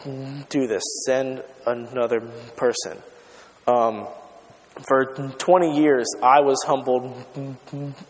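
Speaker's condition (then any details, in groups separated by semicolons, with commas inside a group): Stuttering; lifelong stuttering since starting to talk, about 20 years; stutters while speaking, openly discloses stuttering to audience; fear of words and sounds, awkward when stuttering, faces stuttering daily, taught to disclose; prolonged sounds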